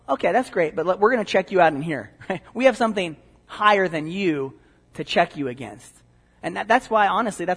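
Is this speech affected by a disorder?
No.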